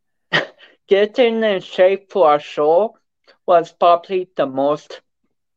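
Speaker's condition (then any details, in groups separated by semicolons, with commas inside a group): Cerebral palsy; affects speech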